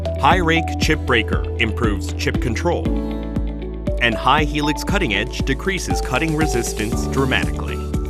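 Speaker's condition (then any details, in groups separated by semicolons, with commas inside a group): No condition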